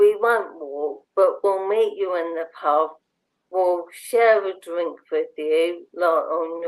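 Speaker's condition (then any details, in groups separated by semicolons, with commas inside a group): Motor neurone disease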